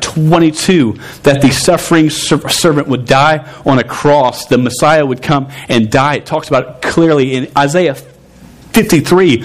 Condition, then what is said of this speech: Stuttering. And it's sometimes hard enough for me to speak as is,